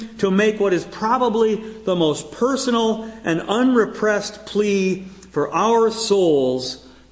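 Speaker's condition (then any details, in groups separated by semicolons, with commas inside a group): No condition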